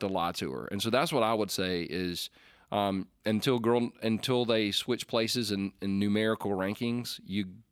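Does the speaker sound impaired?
No.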